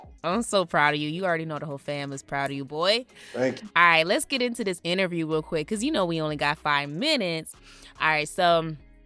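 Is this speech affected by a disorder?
No.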